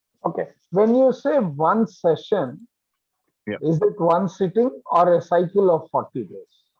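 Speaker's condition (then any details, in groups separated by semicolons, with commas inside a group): No condition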